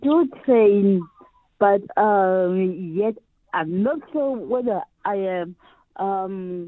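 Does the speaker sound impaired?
Yes: cerebral palsy; cerebral palsy from birth, previously unable to swim, now swims and competes in adaptive surfing; surfs with helper pushing into wave, rides wave to end.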